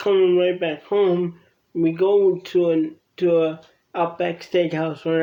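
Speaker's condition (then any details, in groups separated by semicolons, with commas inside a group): Cerebral palsy; from birth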